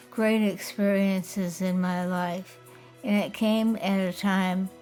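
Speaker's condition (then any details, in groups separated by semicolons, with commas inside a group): Parkinson's disease; diagnosed at retirement age, needs help with house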